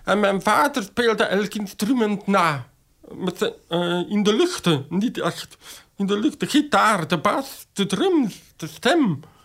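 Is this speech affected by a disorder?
Yes: deafness, acquired, bacterial meningitis; born hearing, deaf since age 3.5 from bacterial meningitis, never cochlear implant, sign language learned in twenties; age 45, near-total silence, uses Flemish sign language and interpreters, identifies as deaf; speech therapy in childhood, can speak, formerly relied on lip-reading, now uses sign language interpreter.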